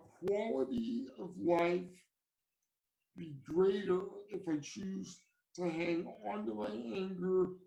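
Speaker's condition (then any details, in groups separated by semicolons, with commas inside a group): Cerebral palsy; from birth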